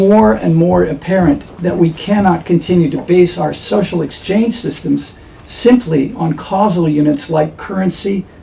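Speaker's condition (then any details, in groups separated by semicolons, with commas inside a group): No condition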